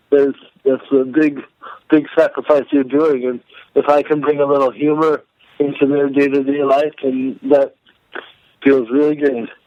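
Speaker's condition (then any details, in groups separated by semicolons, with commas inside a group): Cerebral palsy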